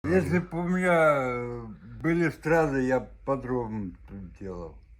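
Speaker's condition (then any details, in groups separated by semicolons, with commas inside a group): Cerebral palsy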